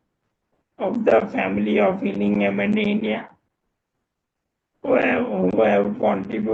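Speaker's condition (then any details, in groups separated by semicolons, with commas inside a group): Motor neurone disease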